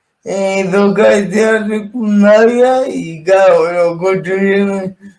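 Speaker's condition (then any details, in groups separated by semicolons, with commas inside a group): Cerebral palsy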